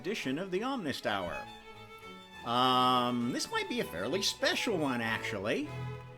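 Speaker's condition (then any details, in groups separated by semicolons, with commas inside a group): No condition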